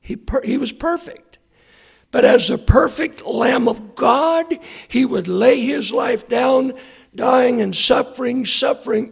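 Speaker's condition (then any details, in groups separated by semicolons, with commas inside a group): Hoarseness after vocal cord surgery; hard to hear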